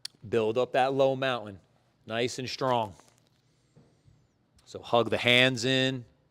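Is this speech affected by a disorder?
No.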